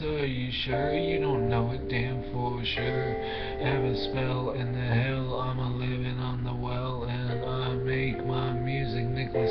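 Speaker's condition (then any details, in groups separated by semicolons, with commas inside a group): Brain injury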